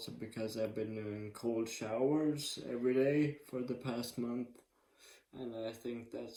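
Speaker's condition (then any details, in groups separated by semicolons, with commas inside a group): ALS; 3 months after stem cell treatment, function worsening, physical therapy; speech improved, slow and slurred when tired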